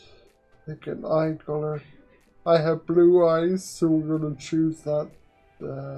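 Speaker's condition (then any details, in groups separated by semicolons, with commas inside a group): Quadriplegic cerebral palsy; uses one hand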